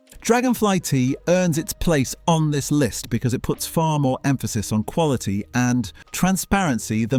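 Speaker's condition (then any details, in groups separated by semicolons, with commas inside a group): No condition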